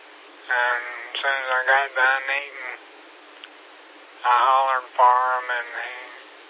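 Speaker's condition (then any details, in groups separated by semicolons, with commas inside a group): Parkinson's; recently started wearing fall monitor, fall risk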